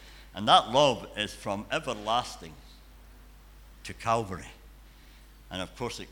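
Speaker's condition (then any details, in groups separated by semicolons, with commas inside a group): Cleft palate and cleft lip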